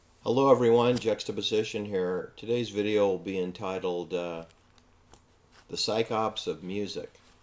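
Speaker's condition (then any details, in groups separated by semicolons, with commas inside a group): No condition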